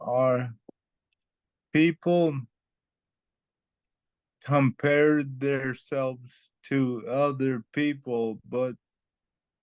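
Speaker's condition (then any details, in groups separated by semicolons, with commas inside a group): Traumatic brain injury; brain surgery; in recovery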